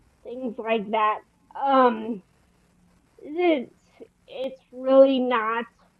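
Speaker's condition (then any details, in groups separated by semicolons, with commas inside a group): Friedreich's ataxia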